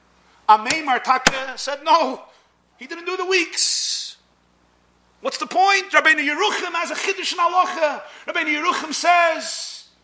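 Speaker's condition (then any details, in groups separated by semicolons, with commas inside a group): No condition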